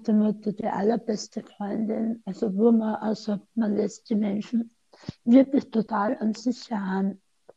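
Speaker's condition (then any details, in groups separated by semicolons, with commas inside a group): Speech impairment after tongue cancer, mild; slightly limited, tends to speak fast, sometimes unclear, Austrian dialect, hard to understand without seeing face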